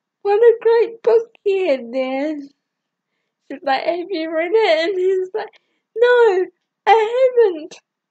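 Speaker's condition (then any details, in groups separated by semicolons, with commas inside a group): Cerebral palsy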